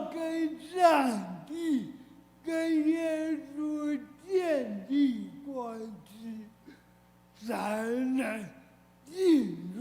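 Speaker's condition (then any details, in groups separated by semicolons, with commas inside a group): Cerebral palsy; severe, walked only at age 8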